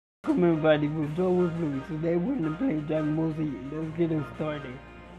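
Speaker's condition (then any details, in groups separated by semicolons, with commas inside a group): Cerebral palsy; cannot walk, uses wheelchair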